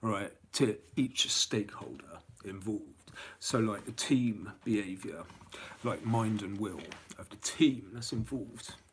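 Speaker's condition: No condition

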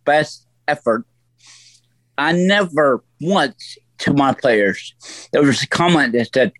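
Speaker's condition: Stroke; voice altered since stroke, lasting effect

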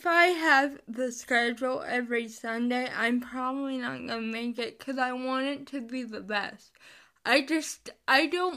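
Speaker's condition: Cerebral palsy; chronic illness and disability

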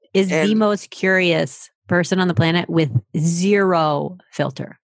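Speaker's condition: No condition

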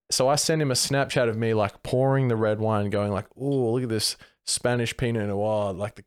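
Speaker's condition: No condition

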